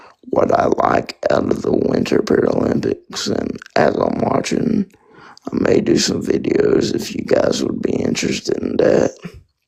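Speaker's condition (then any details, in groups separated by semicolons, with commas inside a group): Spastic quadriplegic cerebral palsy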